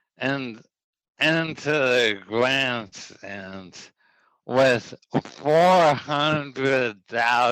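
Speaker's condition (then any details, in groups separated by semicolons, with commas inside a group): ALS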